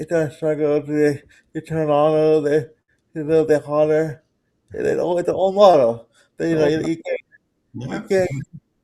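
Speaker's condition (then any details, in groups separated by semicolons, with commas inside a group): Cerebral palsy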